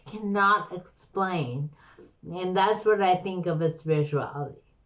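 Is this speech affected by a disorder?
Yes: slurred speech.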